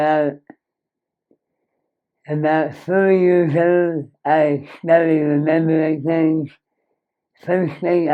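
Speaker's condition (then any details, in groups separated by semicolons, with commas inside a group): Moebius syndrome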